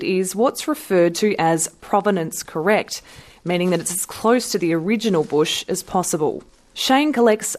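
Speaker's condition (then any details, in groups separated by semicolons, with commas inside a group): No condition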